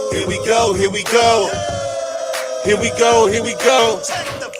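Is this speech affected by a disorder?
No.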